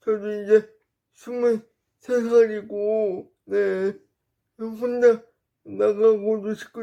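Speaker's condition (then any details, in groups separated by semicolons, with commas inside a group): Brain lesion disability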